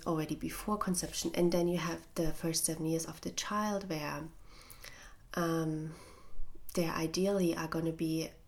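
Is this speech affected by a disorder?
No.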